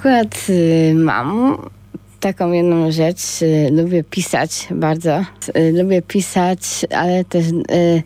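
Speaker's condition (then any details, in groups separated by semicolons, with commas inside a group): Down syndrome; congenital genetic condition, present from birth; age 26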